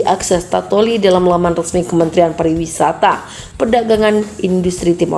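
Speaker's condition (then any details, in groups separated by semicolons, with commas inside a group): No condition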